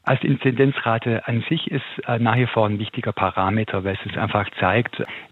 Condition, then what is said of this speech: No condition.